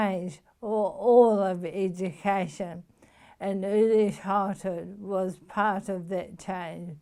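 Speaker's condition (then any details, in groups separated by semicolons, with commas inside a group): Motor neuron disease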